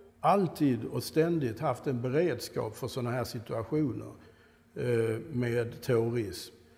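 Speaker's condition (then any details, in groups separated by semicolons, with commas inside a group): No condition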